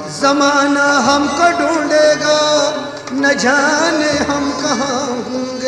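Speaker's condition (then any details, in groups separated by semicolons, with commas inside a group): No condition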